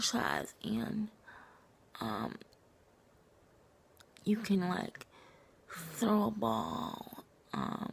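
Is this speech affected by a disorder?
Yes: cerebral palsy, triplegia.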